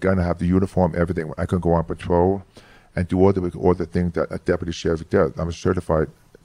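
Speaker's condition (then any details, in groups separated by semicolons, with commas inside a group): Hearing loss; about 75% hearing loss from close to birth; left ear surgery about 5 years ago, no hearing aid in left ear now, hears much better; severe speech impediment since childhood, very monotone speech, studied phonetics for inflection, improved over years, new york accent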